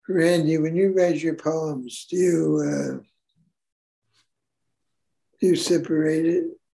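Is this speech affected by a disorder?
Yes: Parkinson's; on Parkinson's medication.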